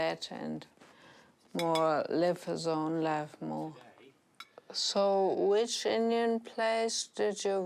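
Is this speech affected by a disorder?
Yes: severe traumatic brain injury; right-sided ataxia.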